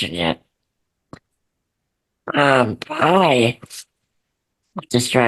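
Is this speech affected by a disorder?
Yes: muscular dystrophy.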